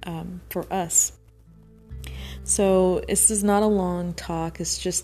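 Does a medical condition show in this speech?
No.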